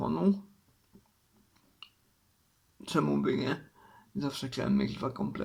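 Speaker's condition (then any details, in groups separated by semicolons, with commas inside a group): Cerebral palsy; uses wheelchair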